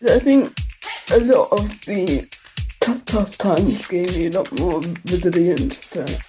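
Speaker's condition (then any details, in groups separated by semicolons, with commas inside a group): Quadriplegic cerebral palsy; physiotherapy, riding at local RDA recommended by physiotherapist, riding gives temporary relief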